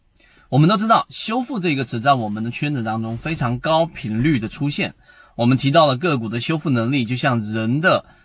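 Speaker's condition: No condition

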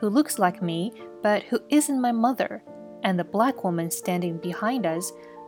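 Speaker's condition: No condition

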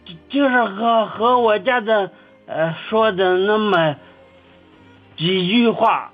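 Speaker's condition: Cerebellar atrophy; speech sounds different from ordinary people, self-described speech impairment, host hears it

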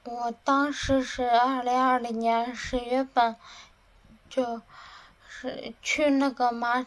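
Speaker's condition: Cerebellar atrophy, hereditary; then weak hands

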